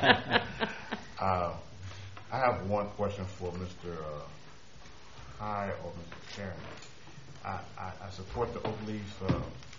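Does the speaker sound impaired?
No.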